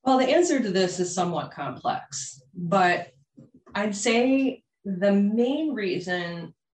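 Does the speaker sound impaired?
No.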